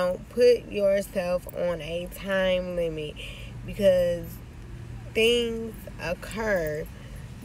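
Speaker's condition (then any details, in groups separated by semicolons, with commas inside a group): Cerebral palsy; spastic cerebral palsy from birth, lower body, tight muscles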